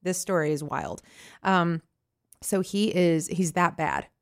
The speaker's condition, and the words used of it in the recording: None; typical speech.